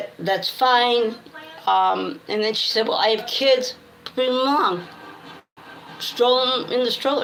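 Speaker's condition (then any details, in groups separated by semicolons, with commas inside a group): Cerebral palsy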